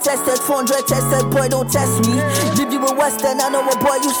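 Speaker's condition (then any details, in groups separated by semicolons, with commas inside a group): No condition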